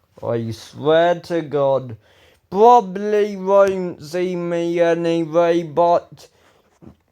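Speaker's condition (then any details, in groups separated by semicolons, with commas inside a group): Ataxia; affects body movements; speech recently worse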